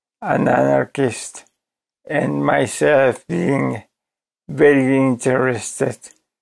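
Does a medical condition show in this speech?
Yes: ALS.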